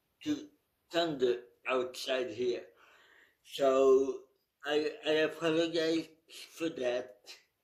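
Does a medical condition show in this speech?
Yes: cerebral palsy.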